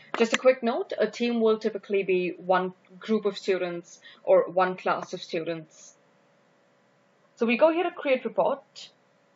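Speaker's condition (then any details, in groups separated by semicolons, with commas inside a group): No condition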